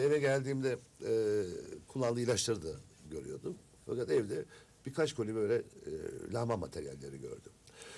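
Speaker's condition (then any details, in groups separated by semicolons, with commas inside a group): No condition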